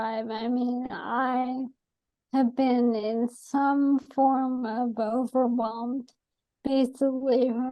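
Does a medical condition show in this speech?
Yes: ALS; atypical case.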